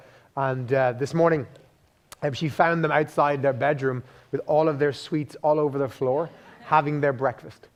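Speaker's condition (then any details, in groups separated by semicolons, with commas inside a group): No condition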